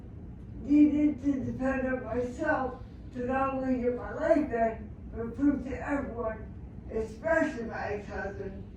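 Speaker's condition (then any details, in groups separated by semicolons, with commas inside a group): Traumatic brain injury; speech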